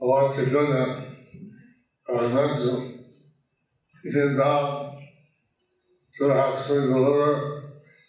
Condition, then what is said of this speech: Stroke. So since I had a stroke, the left side of my face has been paralyzed.